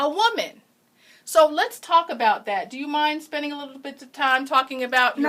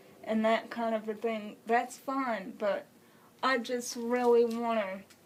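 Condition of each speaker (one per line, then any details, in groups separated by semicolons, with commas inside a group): No condition
Cerebral palsy; congenital, uses wheelchair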